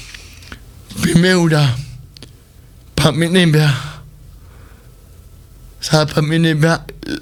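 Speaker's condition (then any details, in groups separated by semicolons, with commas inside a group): Cerebral palsy; speech not normal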